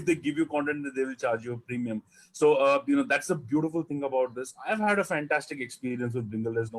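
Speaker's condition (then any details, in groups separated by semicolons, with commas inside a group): No condition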